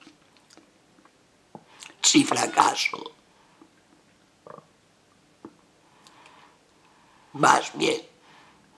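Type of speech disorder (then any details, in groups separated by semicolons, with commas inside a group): Oesophageal speech; laryngectomy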